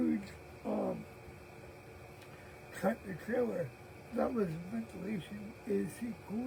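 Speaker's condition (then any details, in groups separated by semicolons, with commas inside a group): Cerebral palsy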